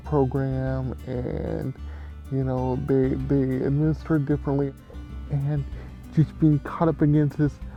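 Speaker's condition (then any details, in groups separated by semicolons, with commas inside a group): Cerebral palsy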